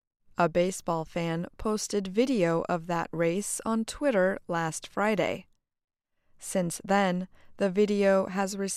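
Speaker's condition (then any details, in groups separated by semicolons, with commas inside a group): No condition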